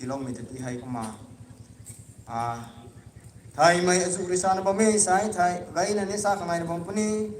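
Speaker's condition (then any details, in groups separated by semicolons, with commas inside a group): No condition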